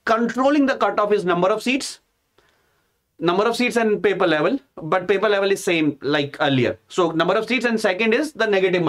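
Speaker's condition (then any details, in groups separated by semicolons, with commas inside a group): No condition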